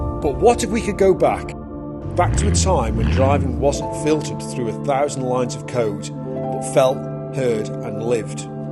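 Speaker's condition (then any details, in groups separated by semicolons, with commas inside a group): No condition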